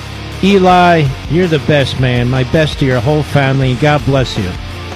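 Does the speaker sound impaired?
No.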